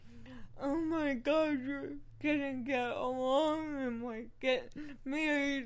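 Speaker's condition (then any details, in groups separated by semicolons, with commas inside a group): Cerebral palsy; working with speech therapist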